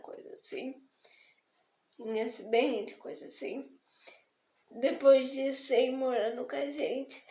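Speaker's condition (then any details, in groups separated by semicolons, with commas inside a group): Spastic diplegic cerebral palsy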